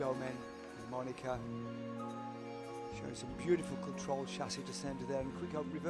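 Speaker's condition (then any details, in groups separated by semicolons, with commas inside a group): No condition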